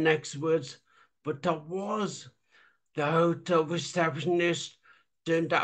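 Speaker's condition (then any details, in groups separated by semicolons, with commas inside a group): Traumatic brain injury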